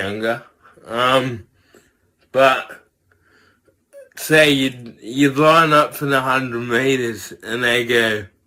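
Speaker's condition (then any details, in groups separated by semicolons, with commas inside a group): Cerebral palsy; from birth, tight muscles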